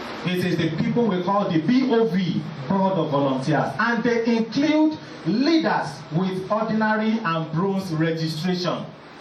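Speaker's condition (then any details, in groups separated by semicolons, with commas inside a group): No condition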